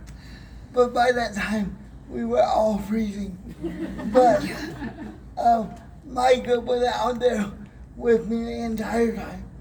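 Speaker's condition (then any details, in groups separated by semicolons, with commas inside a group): Cerebral palsy, spastic, mild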